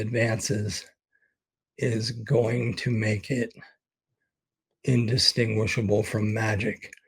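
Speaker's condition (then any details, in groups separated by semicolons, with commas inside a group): ALS; expects to lose voice very soon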